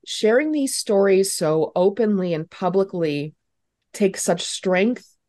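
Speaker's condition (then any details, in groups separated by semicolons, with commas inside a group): No condition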